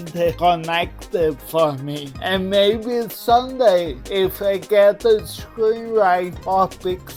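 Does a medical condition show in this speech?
Yes: cerebral palsy.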